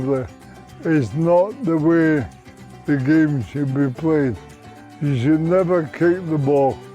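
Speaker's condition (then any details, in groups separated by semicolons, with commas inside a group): Motor neuron disease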